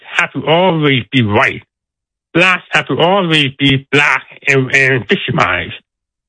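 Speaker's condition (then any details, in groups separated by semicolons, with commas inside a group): Deafness; deaf accent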